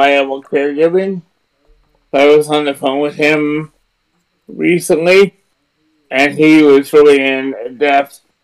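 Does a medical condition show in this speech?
Yes: cerebral palsy; strong startle, limited ability to freeze; power wheelchair user.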